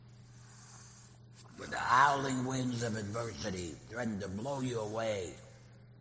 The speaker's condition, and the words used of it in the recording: Laryngectomy. If my mother were alive, she would say, how dare you speak to me in that tone of voice.